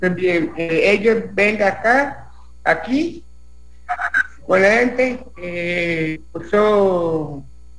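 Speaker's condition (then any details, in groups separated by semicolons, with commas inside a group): Down syndrome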